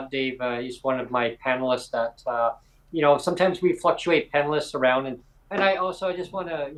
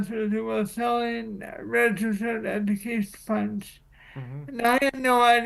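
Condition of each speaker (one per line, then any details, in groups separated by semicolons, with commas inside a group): No condition
Cerebral palsy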